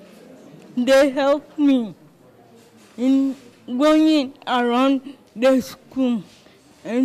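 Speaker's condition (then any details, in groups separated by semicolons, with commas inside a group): Cerebral palsy; diagnosed at age six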